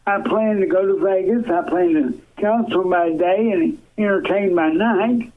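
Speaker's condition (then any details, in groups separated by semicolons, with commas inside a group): Cerebral palsy, severe; from birth, quadriplegic, lifelong wheelchair user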